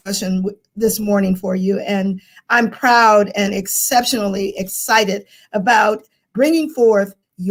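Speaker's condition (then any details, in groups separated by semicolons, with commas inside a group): No condition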